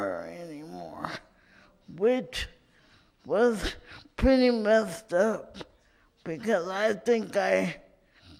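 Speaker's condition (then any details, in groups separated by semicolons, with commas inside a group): Cerebral palsy; from birth, uses wheelchair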